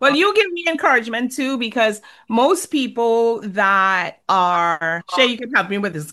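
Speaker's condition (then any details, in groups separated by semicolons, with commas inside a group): No condition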